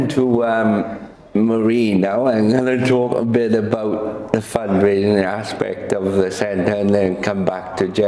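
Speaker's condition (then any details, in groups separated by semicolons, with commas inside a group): Cerebral palsy; quadriplegic form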